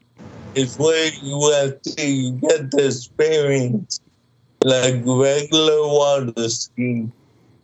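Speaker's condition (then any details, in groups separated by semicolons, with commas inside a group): Cerebral palsy, mild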